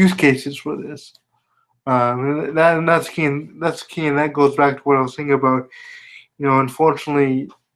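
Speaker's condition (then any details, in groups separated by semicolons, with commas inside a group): Spastic quadriplegia cerebral palsy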